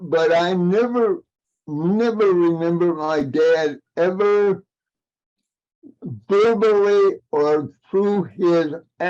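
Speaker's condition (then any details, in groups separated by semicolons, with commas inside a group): Cerebral palsy; aging adult, past 40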